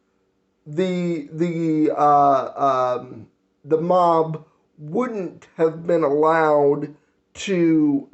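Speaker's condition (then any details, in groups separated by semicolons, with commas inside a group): Cerebral palsy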